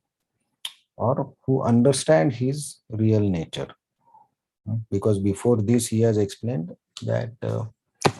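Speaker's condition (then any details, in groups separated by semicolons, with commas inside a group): No condition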